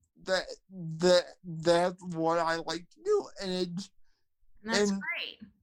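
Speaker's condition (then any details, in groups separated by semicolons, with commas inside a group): Cerebral palsy, spastic quadriplegia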